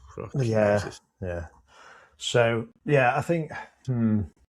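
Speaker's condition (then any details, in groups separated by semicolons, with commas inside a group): No condition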